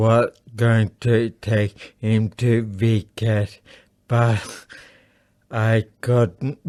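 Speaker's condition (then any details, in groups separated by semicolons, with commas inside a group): Acquired brain injury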